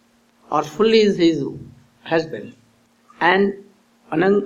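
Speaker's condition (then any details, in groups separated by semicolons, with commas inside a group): No condition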